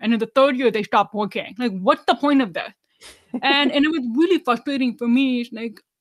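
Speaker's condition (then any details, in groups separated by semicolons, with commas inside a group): Deafness, severe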